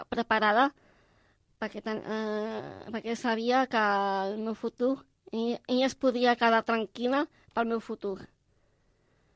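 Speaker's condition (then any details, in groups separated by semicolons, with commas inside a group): Down syndrome; can do all tasks others do but more slowly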